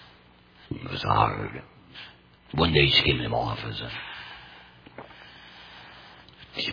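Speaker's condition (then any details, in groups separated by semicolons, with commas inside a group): Total laryngectomy, complete laryngectomy, voice prosthesis; complete laryngectomy for larynx cancer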